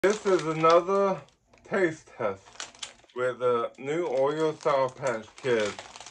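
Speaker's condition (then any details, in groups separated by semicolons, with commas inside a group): Ataxic cerebral palsy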